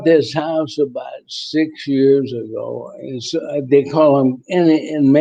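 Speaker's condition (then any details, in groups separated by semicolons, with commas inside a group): ALS; voice tires, needs rest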